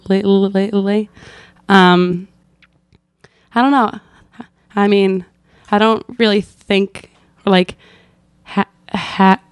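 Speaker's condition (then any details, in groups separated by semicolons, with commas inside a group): Stuttering; therapy over past 3 years: fluency shaping, stuttering modification, voluntary stuttering, subway talks with strangers; stuttering during recording, long repetitive stutter, pauses and takes a breath; big blocks, stops and exhales during blocks, often anticipates stutter before words; repeated sounds, prolonged sounds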